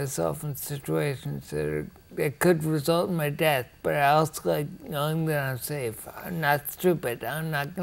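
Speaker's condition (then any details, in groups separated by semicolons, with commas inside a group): Ataxia; rare, progressive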